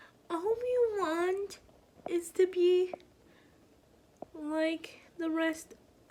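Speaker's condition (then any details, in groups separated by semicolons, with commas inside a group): Cerebral palsy; spastic, uses wheelchair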